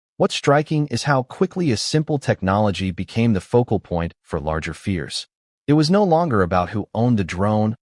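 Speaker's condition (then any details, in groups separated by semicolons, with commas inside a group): No condition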